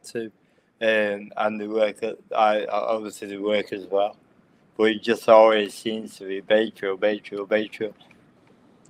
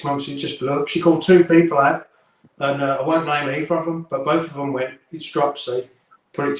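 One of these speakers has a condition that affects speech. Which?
The first: cerebral palsy.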